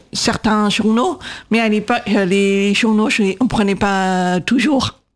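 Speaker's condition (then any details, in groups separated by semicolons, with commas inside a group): Congenital deafness, profound, caused by cytomegalovirus; deaf from birth, congenital cytomegalovirus (CMV), diagnosed around 18 months, severe at birth, dropped at age 8, implants; wears implants, earlier hearing aids, radio inaccessible, age 37; speaks aloud, AI speech recognition struggles to understand her, host understands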